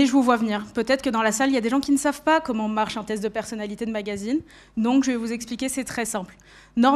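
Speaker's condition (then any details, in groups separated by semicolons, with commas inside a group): No condition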